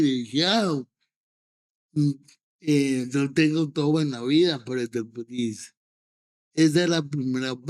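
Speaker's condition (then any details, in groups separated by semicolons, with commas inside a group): Cerebral palsy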